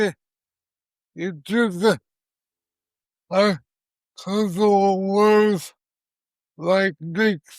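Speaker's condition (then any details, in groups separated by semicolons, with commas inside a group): Cerebral palsy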